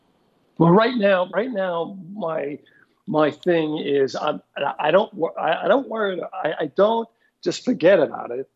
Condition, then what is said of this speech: Aphasia. Well, right now, my thing is I don't just forget about it, my speech, because I have to, you know, concentrate on it.